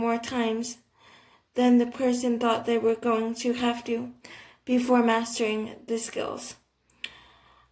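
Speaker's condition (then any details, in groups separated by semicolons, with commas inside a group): Cerebral palsy, athetoid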